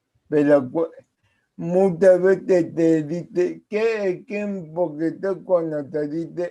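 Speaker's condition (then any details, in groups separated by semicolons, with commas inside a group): Cerebral palsy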